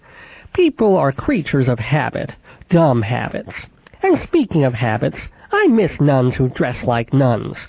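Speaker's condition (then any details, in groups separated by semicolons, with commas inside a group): Cleft palate with lisp; voice not especially nasal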